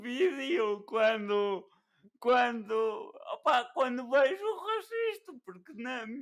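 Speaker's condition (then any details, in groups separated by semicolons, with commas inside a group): Cerebral palsy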